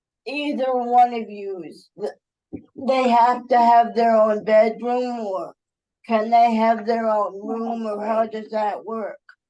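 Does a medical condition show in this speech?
Yes: cerebral palsy; uses wheelchair.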